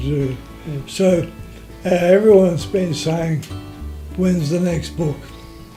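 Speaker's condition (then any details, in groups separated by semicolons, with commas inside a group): Motor neurone disease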